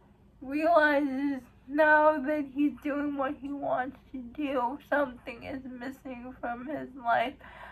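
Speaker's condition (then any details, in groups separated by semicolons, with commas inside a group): Cerebral palsy; uses wheelchair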